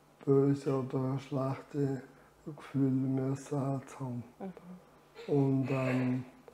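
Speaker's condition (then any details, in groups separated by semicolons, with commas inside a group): Amyotrophic lateral sclerosis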